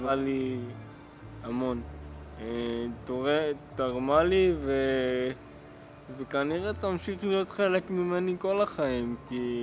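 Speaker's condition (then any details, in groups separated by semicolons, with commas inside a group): Cerebral palsy; motor disabilities, barely moved as child; age 26, improvable with much work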